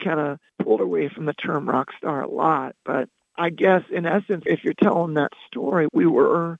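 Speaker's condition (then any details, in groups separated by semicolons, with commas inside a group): Loss of singing voice; singing voice lost, speaking voice retained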